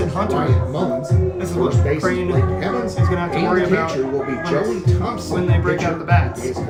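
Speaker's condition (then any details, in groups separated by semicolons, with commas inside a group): No condition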